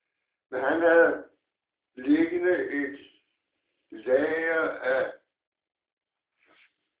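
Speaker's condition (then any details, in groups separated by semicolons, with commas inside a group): Parkinson's disease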